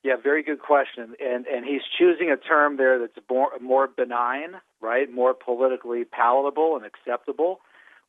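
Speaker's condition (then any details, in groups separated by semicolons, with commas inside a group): No condition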